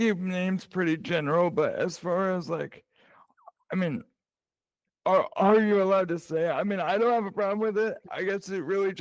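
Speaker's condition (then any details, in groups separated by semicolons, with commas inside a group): Cerebral palsy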